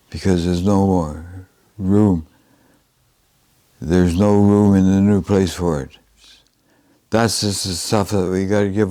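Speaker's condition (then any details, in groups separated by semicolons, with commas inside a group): Advanced Parkinson's disease, severe; DBS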